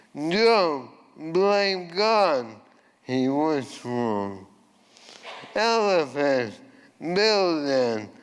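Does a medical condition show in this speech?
Yes: ALS.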